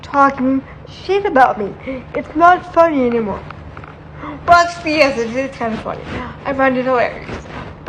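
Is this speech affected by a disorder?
Yes: cerebral palsy.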